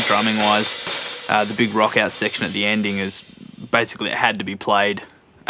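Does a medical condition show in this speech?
No.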